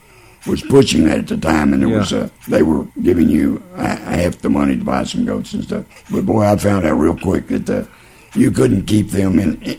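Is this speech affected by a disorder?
Yes: laryngeal cancer; unable to eat or drink for past three years, all intake through feeding tube.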